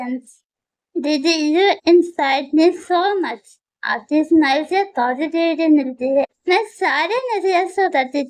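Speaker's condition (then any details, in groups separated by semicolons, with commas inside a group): Muscular dystrophy; wheelchair user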